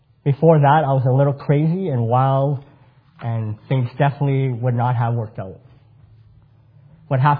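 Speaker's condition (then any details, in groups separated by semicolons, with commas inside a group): Cleft palate; multiple surgeries with long hospital stays in childhood in 80s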